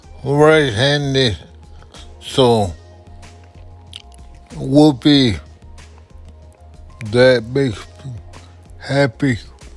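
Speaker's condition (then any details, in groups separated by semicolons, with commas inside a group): Multiple sclerosis; affects left side and voice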